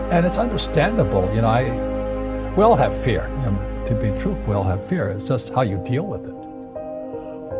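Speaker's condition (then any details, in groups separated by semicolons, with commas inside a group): No condition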